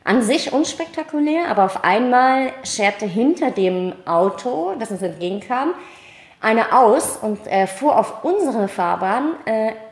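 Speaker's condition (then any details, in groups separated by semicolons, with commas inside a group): Cleft palate, mild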